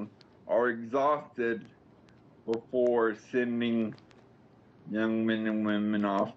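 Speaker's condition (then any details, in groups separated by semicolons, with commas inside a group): Slurred speech after coma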